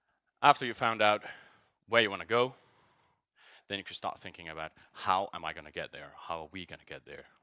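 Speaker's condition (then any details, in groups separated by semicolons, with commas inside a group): No condition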